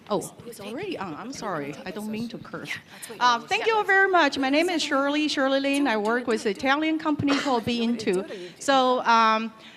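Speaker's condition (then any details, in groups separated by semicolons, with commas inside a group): No condition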